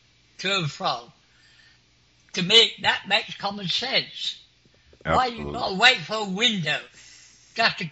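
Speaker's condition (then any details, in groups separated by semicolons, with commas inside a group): Clinically deaf; clinically deaf since school age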